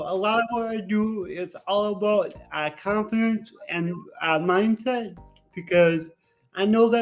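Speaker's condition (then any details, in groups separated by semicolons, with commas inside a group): Cerebral palsy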